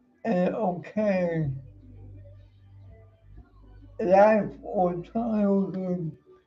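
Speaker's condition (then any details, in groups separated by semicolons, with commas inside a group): Cerebral palsy; uses wheelchair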